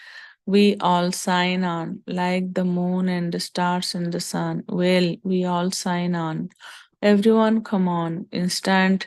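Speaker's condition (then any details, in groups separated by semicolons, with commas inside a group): No condition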